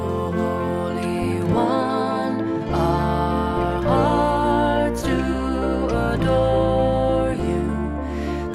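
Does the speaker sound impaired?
No.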